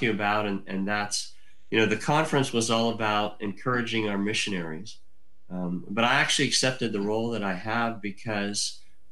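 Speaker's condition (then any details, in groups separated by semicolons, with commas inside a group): Cleft lip and palate; from birth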